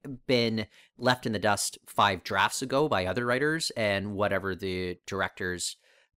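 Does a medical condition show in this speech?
No.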